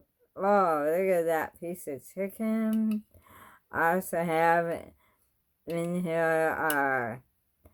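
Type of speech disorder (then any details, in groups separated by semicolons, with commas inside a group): Bulbar dysarthria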